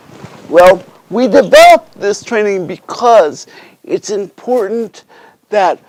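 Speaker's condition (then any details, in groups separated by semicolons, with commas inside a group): Cerebral palsy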